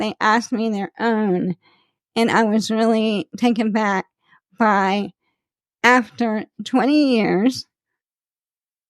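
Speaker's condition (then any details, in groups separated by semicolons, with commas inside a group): ALS; slow progressing form; speech slightly slurred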